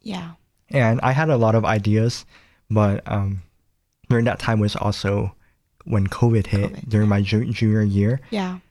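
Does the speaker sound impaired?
Yes: cleft palate; many surgeries and medical care in childhood.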